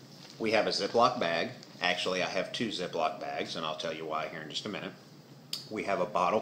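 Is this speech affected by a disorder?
No.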